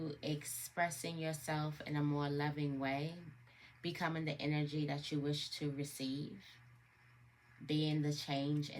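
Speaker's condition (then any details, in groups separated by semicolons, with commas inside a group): No condition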